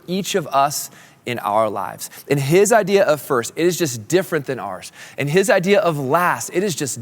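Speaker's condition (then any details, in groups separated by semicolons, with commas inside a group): No condition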